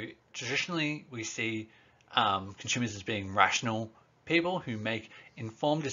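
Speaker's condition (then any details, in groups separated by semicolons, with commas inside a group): No condition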